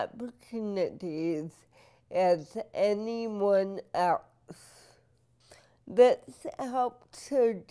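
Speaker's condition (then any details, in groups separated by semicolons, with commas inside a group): Cerebral palsy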